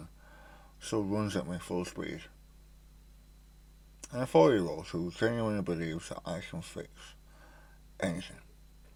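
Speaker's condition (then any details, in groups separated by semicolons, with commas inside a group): Stage 4 tongue cancer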